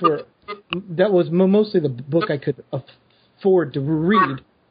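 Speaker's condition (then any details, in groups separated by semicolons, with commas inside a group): Stutter; apologized for so listeners not think of audio issues; prolonged sounds, blocks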